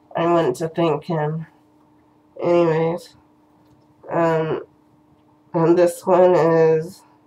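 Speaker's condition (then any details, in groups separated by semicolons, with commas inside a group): Cerebral palsy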